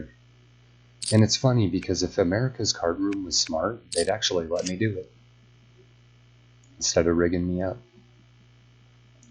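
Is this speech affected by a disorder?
No.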